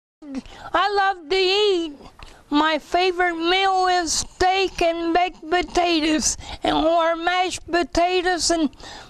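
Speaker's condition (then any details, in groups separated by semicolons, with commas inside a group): Cerebral palsy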